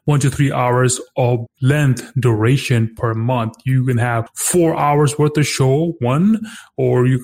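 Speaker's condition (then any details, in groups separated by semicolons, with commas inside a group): No condition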